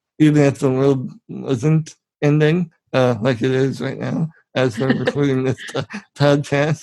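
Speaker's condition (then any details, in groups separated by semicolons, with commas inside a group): Spinal muscular atrophy; genetic, from birth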